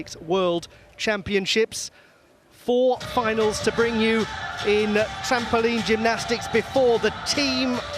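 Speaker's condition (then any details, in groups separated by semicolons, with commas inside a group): No condition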